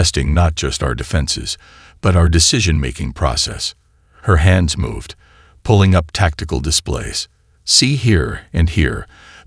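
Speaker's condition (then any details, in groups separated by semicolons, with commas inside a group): No condition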